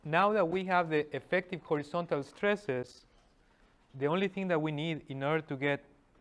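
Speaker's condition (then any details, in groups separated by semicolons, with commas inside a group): No condition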